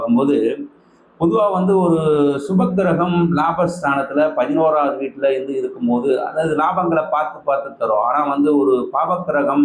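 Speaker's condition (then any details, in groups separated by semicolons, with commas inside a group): No condition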